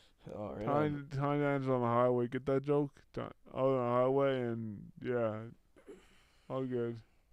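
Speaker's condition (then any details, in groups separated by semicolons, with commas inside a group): Brain injury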